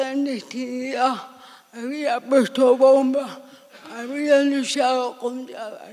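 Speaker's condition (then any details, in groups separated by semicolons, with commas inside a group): Severe cerebral palsy; severe, from birth, seven years bedridden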